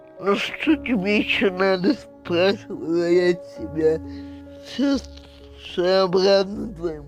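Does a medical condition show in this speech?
Yes: cerebral palsy.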